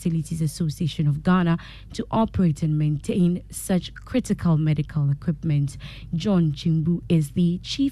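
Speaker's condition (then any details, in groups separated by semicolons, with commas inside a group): No condition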